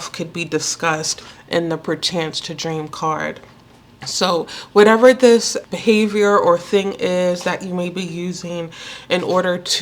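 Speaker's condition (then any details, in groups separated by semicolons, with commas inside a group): No condition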